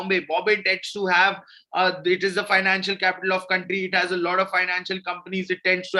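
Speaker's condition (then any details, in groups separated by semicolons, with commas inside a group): No condition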